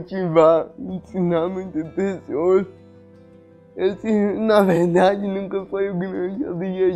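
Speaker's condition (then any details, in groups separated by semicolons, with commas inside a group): Cerebral palsy; some difficulty speaking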